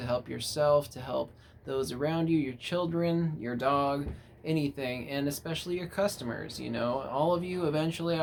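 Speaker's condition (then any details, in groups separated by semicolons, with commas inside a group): No condition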